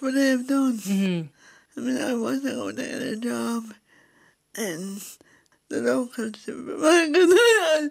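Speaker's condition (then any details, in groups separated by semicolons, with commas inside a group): Cerebral palsy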